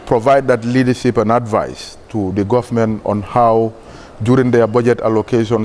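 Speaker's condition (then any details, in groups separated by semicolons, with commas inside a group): No condition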